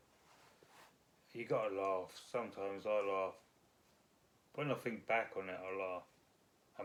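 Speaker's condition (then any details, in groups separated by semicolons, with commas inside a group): Multiple sclerosis; crawls around, daily aches and pains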